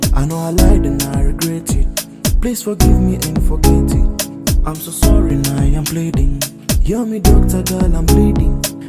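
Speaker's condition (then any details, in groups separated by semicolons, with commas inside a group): No condition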